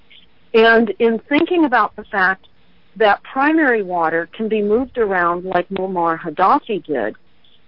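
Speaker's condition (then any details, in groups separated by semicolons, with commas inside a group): No condition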